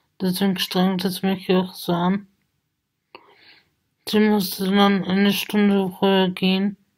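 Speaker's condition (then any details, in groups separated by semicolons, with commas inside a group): Spasticity from birth; multiple sclerosis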